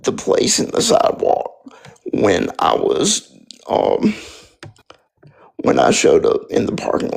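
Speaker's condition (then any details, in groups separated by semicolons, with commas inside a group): Spastic quadriplegic cerebral palsy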